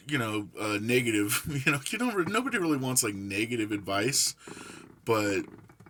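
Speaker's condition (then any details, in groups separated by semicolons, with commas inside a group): No condition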